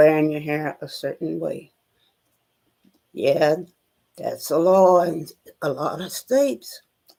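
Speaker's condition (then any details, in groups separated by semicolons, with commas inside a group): Spinal neurosarcoidosis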